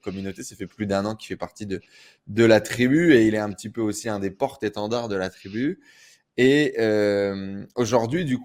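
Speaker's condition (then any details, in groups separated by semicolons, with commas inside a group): No condition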